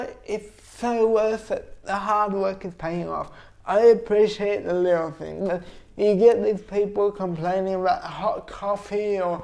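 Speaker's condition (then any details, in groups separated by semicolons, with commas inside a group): Cerebral palsy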